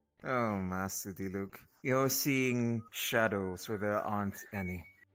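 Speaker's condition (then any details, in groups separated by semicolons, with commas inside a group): No condition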